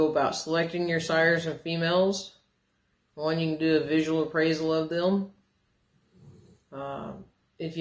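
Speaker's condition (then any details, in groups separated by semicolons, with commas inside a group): No condition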